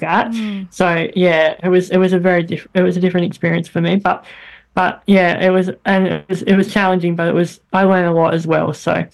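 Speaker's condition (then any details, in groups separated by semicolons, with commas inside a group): Bilateral cleft lip and palate; congenital, many operations from 3 months, hip bone graft into mouth, throat surgery, braces, low motor skills; speech greatly improved after years of speech therapy; childhood voice squeaky, very airy, nasal, speech hindered drama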